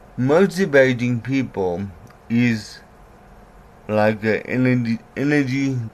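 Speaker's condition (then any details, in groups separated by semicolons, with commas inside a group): Cerebral palsy; some words unclear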